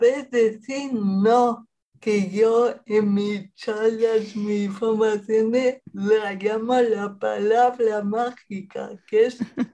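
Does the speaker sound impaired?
Yes: cerebral palsy; present at least 40 years.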